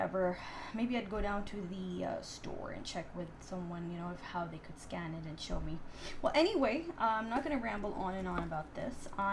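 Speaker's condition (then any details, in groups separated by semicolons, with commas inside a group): No condition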